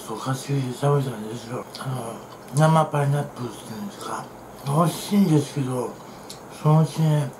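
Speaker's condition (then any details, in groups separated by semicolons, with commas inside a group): Tongue cancer, partial glossectomy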